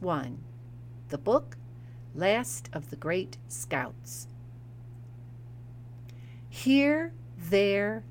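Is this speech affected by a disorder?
No.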